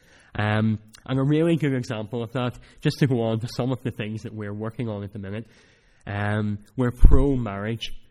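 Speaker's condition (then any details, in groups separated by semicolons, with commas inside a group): Cleft palate; speech not that clear at times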